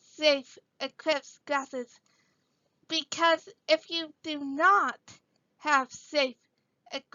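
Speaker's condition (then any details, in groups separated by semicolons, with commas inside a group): Cerebral palsy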